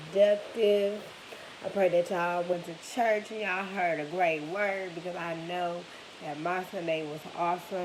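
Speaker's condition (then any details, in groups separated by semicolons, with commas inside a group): Cerebral palsy, spastic; now talking and breathing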